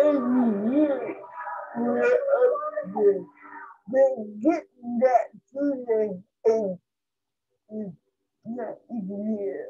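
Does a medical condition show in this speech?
Yes: cerebral palsy; present from birth.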